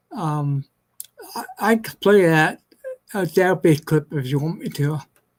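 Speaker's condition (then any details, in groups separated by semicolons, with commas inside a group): Ataxia; black spot on cerebellum; gradual onset over 6-7 years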